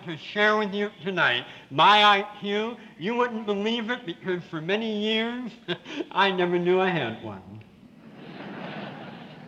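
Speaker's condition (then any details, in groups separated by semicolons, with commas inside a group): Severe cleft palate with lisp; congenital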